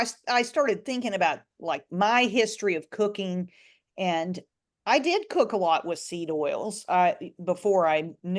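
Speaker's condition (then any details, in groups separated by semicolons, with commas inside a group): No condition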